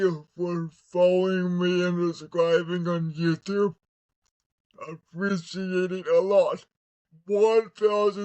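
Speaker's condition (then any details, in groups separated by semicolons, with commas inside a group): Cerebral palsy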